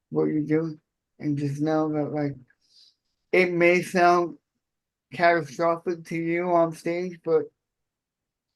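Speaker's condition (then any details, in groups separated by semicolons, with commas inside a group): Cerebral palsy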